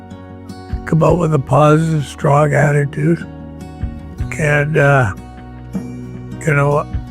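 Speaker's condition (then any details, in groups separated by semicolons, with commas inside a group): ALS; onset with twitching, three years to confirm; about nine years since onset, six since diagnosis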